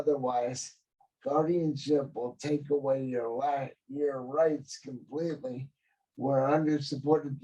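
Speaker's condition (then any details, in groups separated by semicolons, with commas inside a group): Cerebral palsy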